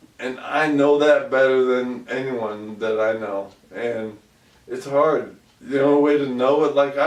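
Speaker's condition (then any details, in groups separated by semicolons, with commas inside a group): ALS; about 2 years since onset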